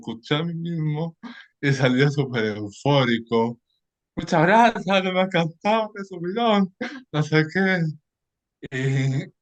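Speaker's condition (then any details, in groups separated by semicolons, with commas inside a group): Cerebral palsy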